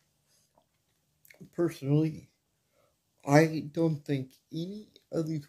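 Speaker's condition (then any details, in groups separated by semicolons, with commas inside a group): Athetoid cerebral palsy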